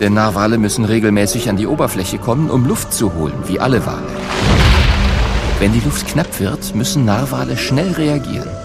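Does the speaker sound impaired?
No.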